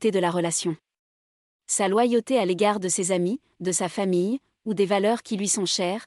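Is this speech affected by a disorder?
No.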